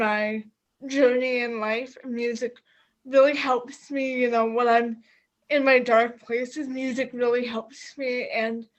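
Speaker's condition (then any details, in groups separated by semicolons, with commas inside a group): Cerebral palsy; quadriplegic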